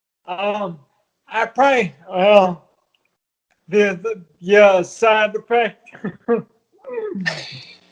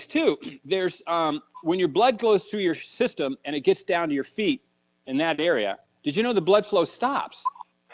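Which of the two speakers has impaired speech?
The first: multiple sclerosis; arms and legs affected; nine years since diagnosis, arms intermittent, legs nearly immobile; talking good, breathing laboured, voice improves within hours.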